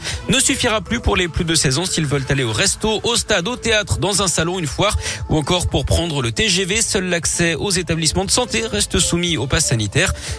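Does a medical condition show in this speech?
No.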